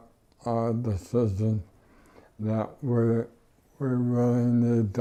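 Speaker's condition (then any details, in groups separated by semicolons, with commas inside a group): ALS; tracheotomy, ventilator, wheelchair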